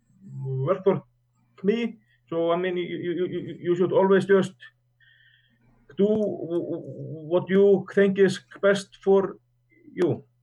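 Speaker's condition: Stuttering; stuttering since childhood, speech therapy ages 7 to 12 and 17 to 20, ELSA youth camps, no family members who stutter; repeated sounds, repeated words

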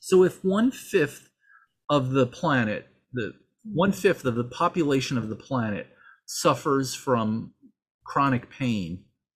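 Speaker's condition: No condition

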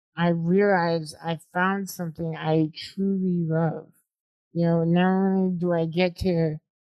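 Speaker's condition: Spinal muscular atrophy type 2

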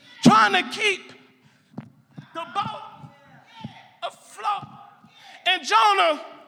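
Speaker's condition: No condition

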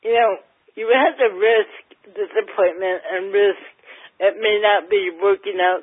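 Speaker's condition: Cerebral palsy, mild; mildly affects speech

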